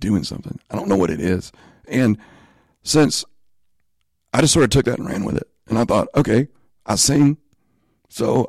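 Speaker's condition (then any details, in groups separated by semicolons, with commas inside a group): Spasmodic dysphonia; band crowns off for medical year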